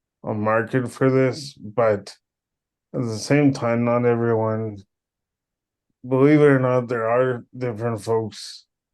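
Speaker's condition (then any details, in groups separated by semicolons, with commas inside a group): Cerebral palsy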